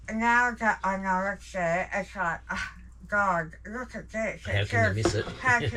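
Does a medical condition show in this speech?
Yes: jaw cancer surgery; tracheostomy.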